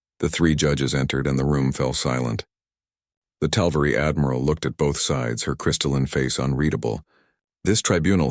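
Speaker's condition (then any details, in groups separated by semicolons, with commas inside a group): No condition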